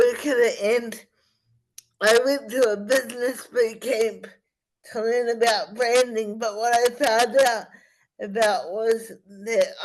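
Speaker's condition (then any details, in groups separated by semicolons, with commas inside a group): Spastic cerebral palsy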